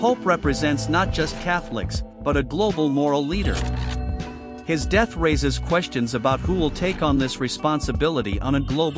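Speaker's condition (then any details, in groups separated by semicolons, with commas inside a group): No condition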